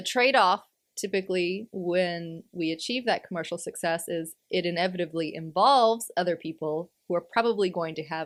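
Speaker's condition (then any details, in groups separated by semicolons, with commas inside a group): No condition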